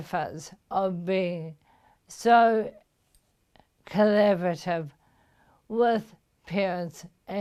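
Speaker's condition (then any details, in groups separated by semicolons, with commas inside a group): Motor neuron disease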